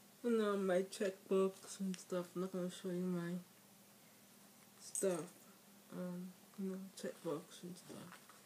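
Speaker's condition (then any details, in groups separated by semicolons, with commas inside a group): Speech impairment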